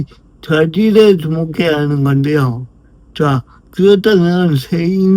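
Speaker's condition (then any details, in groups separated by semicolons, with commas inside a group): Brain lesion disability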